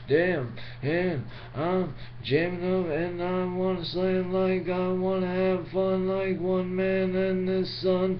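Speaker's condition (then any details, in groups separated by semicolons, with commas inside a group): Brain injury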